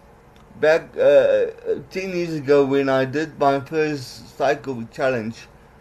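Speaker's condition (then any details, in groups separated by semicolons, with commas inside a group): Cerebral palsy; cycled 6-7 hours daily for 7 months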